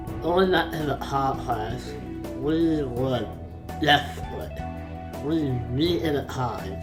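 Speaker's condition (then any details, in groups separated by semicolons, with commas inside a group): Facial palsy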